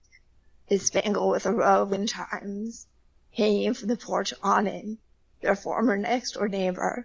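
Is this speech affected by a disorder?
Yes: spasmodic dysphonia; part of dystonia throughout body, onset as teenager in drama club.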